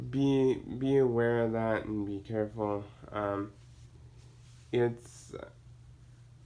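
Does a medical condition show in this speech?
Yes: cerebral palsy.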